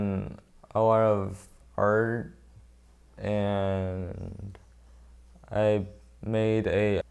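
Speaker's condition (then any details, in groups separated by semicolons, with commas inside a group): Brain injury; traumatic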